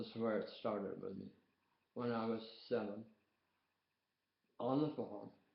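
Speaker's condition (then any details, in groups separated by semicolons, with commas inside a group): Tongue cancer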